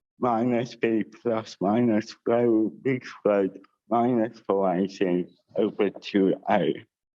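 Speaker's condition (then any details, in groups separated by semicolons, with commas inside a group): Cerebral palsy with dysarthria; cerebral palsy since birth, lack of oxygen, all four limbs; brain surgery with implanted electrodes, unsuccessful; dysarthria affecting voice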